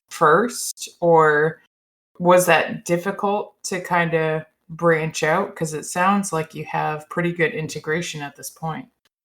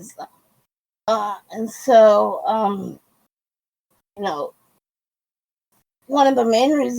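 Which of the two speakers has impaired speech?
The second: cerebral palsy; quadriplegic, birth oxygen deprivation, wheelchair user; diagnosed around age one.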